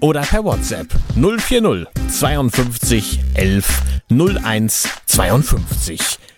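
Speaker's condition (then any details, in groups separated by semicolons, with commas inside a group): No condition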